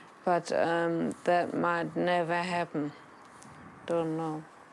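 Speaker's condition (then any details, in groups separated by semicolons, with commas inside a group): Severe traumatic brain injury; severe, right-sided ataxia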